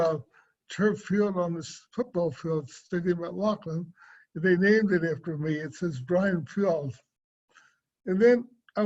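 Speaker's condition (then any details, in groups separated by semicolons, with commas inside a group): Cerebral palsy; affects speech and swallowing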